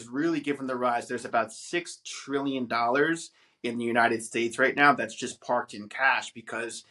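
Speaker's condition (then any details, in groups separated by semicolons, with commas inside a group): No condition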